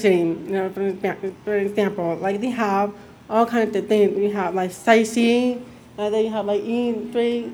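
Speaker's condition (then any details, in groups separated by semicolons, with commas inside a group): Deafness; mix of speech and sign growing up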